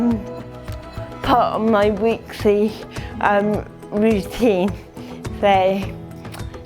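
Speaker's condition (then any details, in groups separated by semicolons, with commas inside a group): Cerebral palsy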